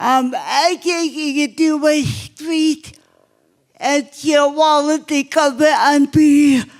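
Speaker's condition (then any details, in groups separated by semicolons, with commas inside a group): Cerebral palsy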